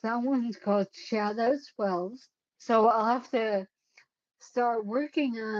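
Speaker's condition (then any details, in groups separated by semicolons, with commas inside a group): Cerebellar ataxia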